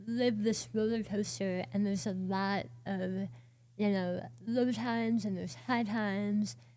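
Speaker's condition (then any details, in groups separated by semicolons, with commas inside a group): Oral cancer, partial glossectomy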